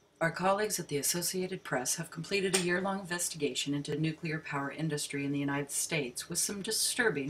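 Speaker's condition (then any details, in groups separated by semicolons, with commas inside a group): No condition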